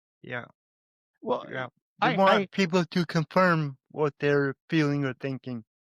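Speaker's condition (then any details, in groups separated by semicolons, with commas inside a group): Cerebral palsy; from birth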